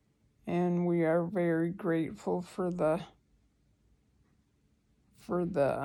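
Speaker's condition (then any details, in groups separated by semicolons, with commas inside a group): ALS; breathing expected to worsen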